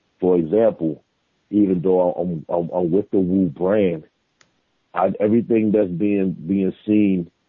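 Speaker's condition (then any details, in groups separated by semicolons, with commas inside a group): No condition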